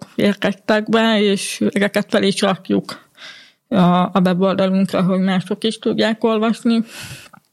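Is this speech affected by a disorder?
Yes: hearing loss; relies on lipreading; uses live speech-to-text captioning, oral interpreting, colleague re-articulates in groups; communicates in spoken language.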